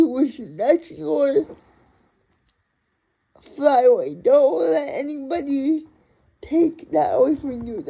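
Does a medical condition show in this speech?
Yes: cerebral palsy.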